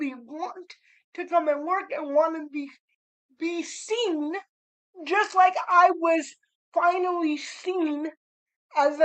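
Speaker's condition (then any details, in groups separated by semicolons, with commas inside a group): Cerebral palsy; spastic cerebral palsy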